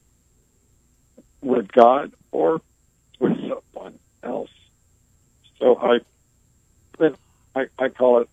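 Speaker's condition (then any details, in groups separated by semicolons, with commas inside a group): ALS; able to speak and communicate clearly, slower pace, communicating takes more time due to ventilator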